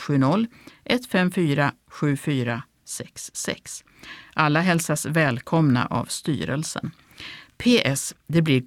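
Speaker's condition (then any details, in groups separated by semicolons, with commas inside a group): No condition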